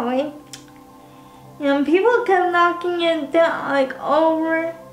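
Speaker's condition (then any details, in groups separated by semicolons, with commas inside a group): Cerebral palsy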